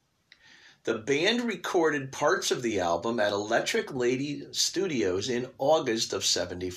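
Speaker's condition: No condition

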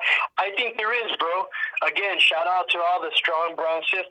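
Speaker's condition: No condition

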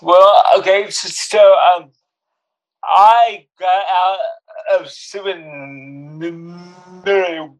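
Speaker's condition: Cerebral palsy; noticeable on phone calls

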